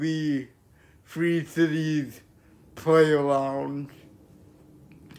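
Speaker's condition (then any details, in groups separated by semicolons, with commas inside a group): Cerebral palsy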